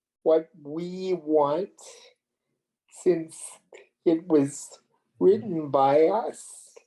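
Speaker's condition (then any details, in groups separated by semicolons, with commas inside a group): Cerebral palsy; premature birth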